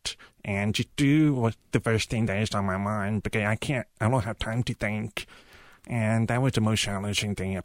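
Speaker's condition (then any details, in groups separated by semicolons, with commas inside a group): Profound deafness; uses cochlear implants, now hears sounds such as rain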